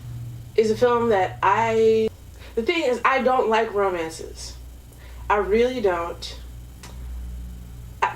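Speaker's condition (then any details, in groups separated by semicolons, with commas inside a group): No condition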